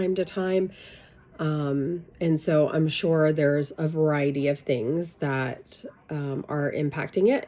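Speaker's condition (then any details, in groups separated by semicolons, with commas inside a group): No condition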